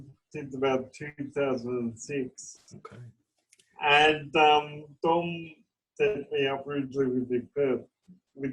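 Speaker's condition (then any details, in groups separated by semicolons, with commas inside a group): Cerebral palsy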